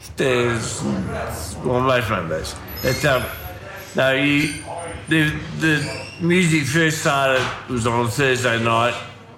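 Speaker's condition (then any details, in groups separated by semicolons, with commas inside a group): Ataxia from brain damage, cerebellar; slurred voice, often taken for drunk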